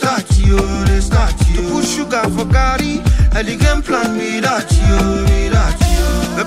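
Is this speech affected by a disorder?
No.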